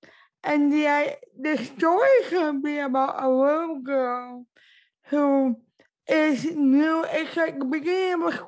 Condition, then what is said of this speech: Cerebral palsy. So I learned that once I had somebody's attention, I had to hurry up and say what I wanted to say before they stopped listening.